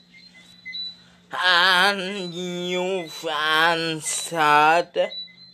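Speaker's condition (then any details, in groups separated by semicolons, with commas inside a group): Speech impediment; no speech therapy yet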